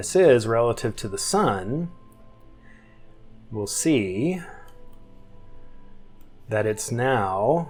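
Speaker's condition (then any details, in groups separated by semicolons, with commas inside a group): No condition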